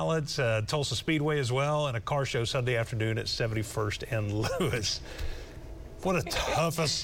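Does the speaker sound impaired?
No.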